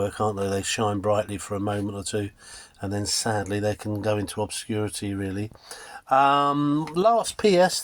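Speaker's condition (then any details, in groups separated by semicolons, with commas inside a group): No condition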